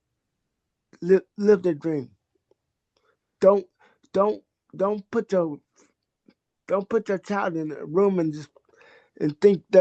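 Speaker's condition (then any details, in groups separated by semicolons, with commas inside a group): Cerebral palsy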